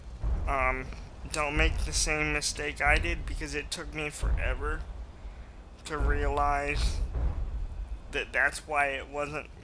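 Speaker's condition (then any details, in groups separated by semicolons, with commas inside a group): Cerebral palsy, mild; speech sometimes affected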